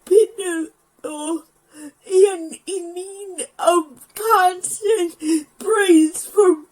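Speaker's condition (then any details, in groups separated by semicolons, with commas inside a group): Physical speech impairment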